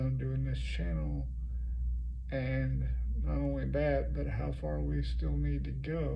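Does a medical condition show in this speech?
Yes: cerebral palsy.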